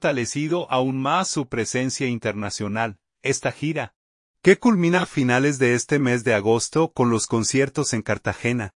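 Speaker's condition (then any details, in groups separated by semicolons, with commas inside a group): No condition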